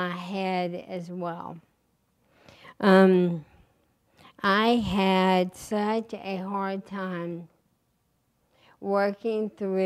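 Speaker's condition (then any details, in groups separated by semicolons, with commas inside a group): ALS; recently diagnosed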